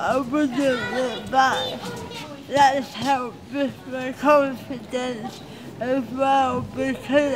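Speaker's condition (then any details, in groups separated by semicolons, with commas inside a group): Cerebral palsy; unable to walk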